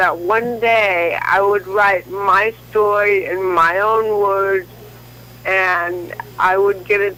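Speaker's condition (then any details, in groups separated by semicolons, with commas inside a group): Cerebral palsy; from birth, leg spasticity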